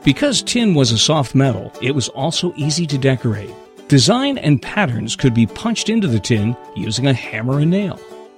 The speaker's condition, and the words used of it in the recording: No condition.